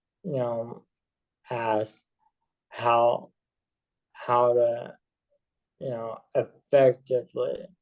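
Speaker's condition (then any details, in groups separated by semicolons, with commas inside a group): ALS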